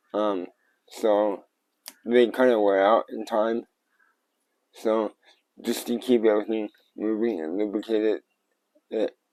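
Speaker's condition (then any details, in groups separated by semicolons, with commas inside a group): Cerebral palsy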